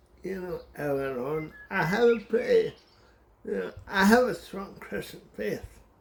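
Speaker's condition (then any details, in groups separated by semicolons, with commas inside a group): Cerebral palsy; speech difficulty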